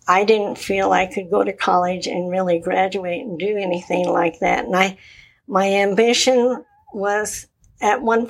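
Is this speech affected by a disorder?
Yes: cleft lip and palate; congenital cleft lip and palate, closed at six months, dental work, Denver mouth surgery at 16; childhood speech understood only by sister, speech therapy when young improved clarity.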